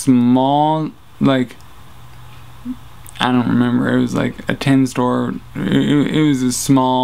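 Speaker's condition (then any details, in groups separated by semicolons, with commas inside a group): Traumatic brain injury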